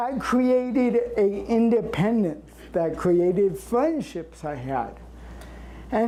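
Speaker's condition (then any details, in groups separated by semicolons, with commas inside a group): Cerebral palsy; since birth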